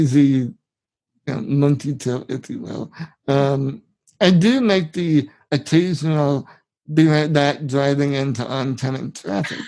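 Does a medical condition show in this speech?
Yes: spinal muscular atrophy; genetic, from birth.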